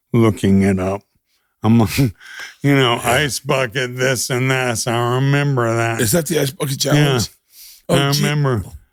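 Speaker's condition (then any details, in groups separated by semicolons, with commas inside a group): ALS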